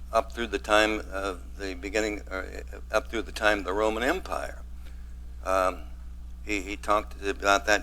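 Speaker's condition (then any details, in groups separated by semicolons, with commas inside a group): No condition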